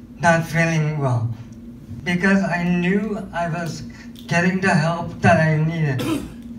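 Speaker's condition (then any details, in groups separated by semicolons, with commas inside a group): Cerebral palsy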